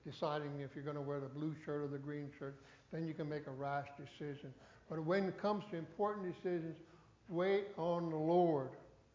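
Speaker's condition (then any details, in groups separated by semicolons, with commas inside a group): No condition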